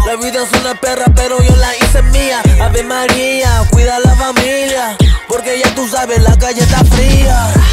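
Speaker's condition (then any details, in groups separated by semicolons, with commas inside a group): No condition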